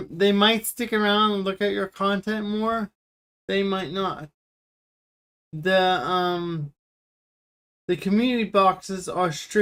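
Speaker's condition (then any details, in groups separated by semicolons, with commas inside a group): Cerebral palsy; wheelchair user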